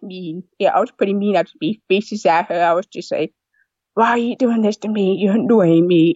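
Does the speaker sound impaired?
Yes: deafness with cochlear implant; severe deafness found around age 2, hearing aids gave little benefit, cochlear implant at 7 in clinical trial; wears cochlear implant, uses adapted stethoscope with implant; years of speech therapy to age 15, childhood speech issues, now converses by speech, not sign.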